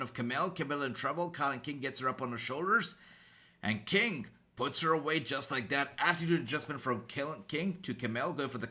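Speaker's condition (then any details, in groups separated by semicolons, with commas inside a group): No condition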